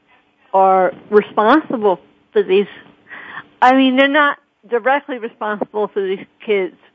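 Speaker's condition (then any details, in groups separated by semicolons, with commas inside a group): Cerebral palsy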